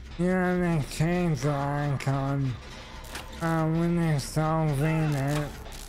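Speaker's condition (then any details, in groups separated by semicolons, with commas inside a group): ALS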